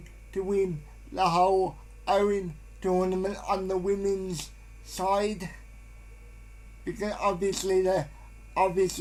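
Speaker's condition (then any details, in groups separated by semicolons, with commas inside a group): Cerebral palsy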